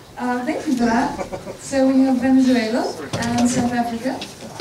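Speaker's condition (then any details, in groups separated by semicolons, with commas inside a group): No condition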